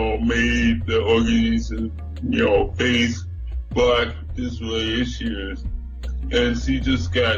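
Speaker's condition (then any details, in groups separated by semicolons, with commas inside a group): Cerebral palsy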